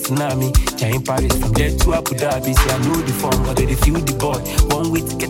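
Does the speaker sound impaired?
No.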